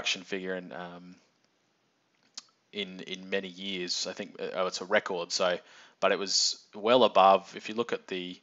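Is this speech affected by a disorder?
No.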